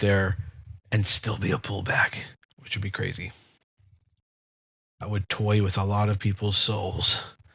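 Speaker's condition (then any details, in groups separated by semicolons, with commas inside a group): No condition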